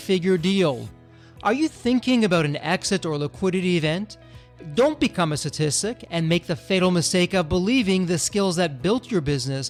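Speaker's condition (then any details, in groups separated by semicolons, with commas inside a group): No condition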